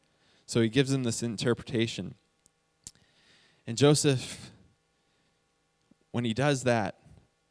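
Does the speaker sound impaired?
No.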